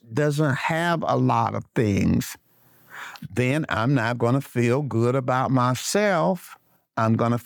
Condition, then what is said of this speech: No condition.